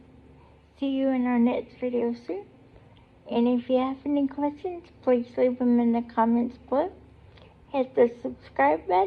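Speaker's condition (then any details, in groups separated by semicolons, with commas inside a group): Cerebral palsy; able to talk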